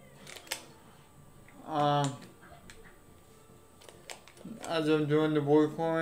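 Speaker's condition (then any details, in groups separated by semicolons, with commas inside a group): Cerebral palsy; affects legs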